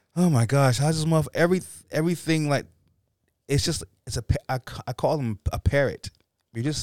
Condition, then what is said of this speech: Stuttering. Because I have a stuttering problem, and sometimes I talk too fast.